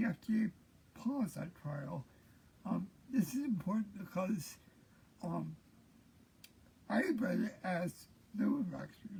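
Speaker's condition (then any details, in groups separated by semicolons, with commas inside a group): Cerebral palsy; present since birth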